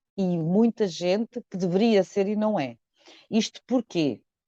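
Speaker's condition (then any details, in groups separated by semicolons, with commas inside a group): No condition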